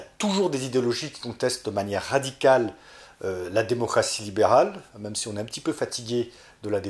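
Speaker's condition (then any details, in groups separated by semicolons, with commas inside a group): No condition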